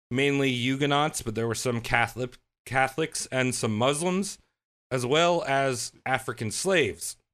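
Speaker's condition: No condition

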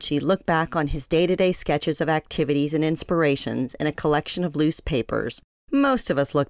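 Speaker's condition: No condition

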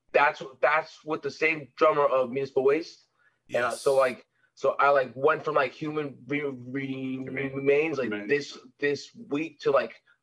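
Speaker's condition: Stutter; stuttering during this interview, gets stuck on a word mid-sentence; loses words mid-sentence, struggles to say certain words, apologizes for stutter; repeated sounds, repeated words

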